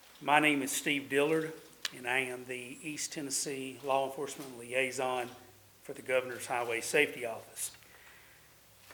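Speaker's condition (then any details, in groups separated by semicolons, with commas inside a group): No condition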